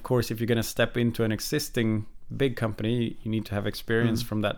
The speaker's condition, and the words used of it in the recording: No condition.